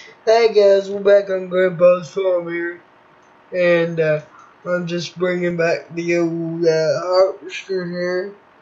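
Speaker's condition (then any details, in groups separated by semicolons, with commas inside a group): Cerebral palsy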